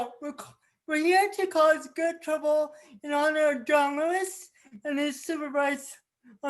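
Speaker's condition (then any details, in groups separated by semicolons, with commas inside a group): Cerebral palsy; from birth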